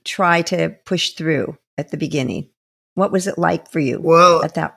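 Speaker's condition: No condition

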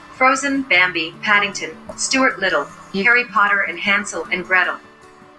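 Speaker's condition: No condition

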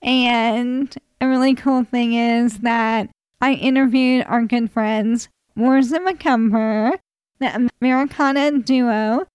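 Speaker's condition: ALS; ALS for 18 years, outliving 2 to 5 year prognosis, feeding tube placed about 5 years ago; still able to swallow and eat without choking, feeding tube not yet used

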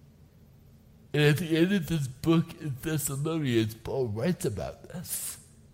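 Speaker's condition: Cerebral palsy; walking again after therapy, types instead of handwriting, gets tired

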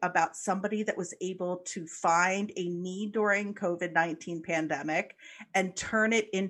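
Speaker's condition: No condition

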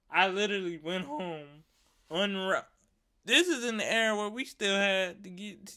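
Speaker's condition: Cerebral palsy; wheelchair user

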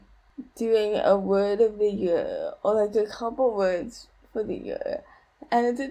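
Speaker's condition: Cerebral palsy; age 29

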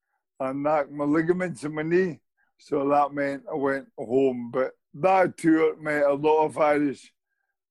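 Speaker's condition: Motor neurone disease; climbs stairs

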